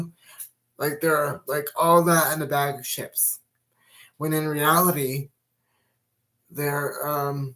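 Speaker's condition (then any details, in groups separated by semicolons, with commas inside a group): Cerebral palsy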